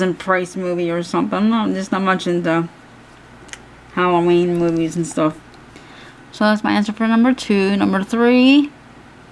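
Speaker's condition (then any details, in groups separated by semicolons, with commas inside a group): Cerebral palsy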